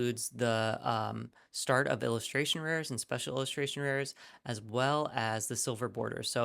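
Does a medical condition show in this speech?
No.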